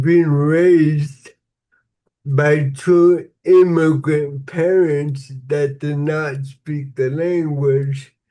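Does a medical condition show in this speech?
Yes: cerebral palsy; many involuntary movements, sits rather than stands; somewhat slurred speech.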